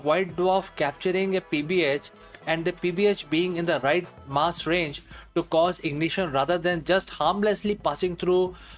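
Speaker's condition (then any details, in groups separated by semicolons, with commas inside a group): No condition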